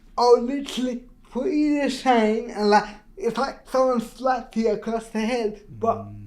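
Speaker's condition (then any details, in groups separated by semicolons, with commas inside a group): Cerebral palsy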